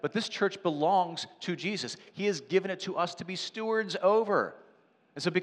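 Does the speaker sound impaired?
No.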